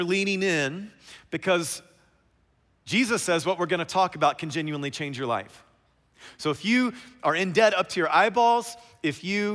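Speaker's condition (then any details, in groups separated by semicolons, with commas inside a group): No condition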